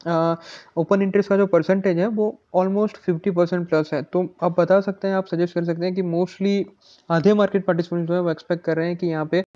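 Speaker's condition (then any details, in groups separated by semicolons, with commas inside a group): No condition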